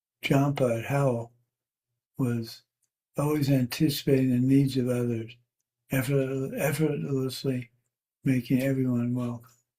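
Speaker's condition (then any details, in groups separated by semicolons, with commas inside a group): Parkinson's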